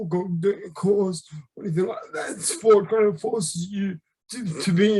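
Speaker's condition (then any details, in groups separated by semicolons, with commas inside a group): Left hemiplegia; left-sided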